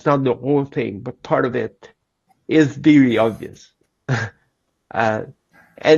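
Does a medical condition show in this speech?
Yes: cerebral palsy; lifelong.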